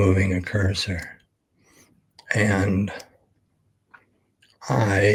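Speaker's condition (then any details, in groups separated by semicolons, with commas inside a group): ALS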